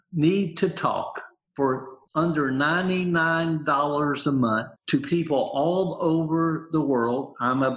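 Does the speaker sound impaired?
Yes: aphasia, apraxia, dysarthria after stroke; motor apraxia, dysarthria from stroke, lost reading and writing, doctors said would never talk; initially mute, plans each sentence, interruption loses it, mistaken for drunk, carries aphasia card.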